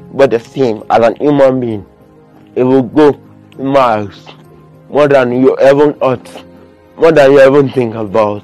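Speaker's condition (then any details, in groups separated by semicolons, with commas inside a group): Cerebral palsy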